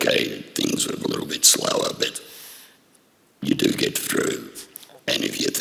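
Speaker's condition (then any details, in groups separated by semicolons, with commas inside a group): Laryngectomy for throat cancer; laryngectomy, voice box removed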